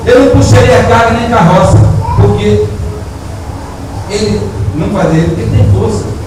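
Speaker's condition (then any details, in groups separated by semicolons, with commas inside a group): No condition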